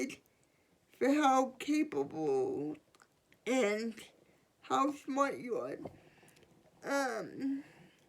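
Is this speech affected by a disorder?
Yes: cerebral palsy.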